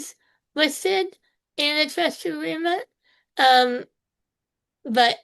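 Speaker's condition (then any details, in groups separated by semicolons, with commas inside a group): Spinal muscular atrophy type two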